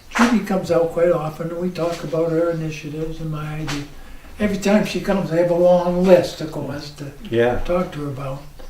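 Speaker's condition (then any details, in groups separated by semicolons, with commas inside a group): ALS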